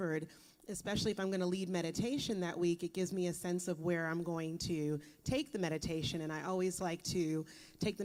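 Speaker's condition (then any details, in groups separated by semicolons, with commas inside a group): No condition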